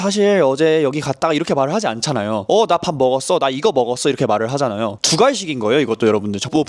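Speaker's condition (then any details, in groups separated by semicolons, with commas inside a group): No condition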